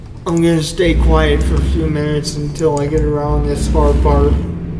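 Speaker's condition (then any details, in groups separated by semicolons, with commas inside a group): Cerebral palsy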